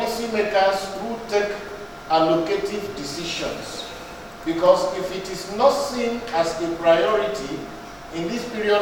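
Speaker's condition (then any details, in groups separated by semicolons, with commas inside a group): No condition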